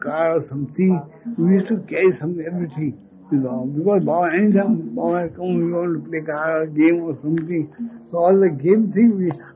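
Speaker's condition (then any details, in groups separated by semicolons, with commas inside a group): Speech loss after head injury; very difficult to utter words, speech feels heavy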